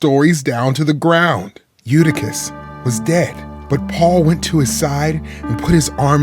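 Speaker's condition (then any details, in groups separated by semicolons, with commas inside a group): No condition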